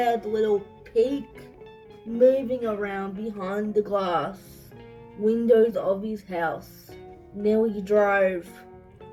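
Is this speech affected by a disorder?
Yes: cerebral palsy.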